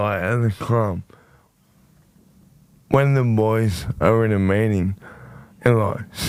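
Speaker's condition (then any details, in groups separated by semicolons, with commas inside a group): Motor neurone disease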